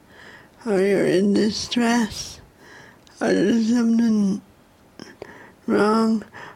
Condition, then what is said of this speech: Cerebral palsy. And it's very difficult to hear you, and it's very difficult for you to be heard, especially when we're out ordering food.